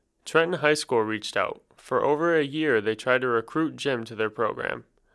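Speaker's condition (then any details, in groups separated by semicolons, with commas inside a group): No condition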